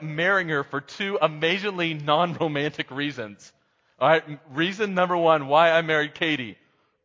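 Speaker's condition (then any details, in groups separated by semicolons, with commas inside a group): No condition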